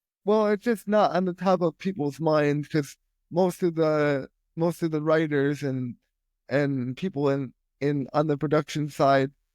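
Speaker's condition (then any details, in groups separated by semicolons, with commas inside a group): Spastic quadriplegic cerebral palsy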